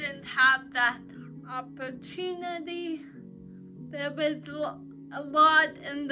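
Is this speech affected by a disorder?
Yes: cerebral palsy; uses crutches.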